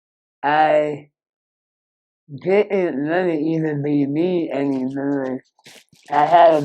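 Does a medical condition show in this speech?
Yes: Moebius syndrome; severe nerve damage.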